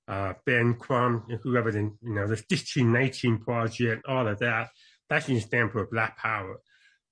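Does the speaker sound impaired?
Yes: deafness; congenital deafness, born deaf, mainstreamed into hearing schools as child; deaf accent, tries to speak as clearly as possible.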